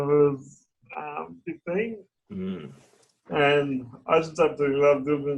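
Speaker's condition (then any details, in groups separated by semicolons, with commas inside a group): Cerebral palsy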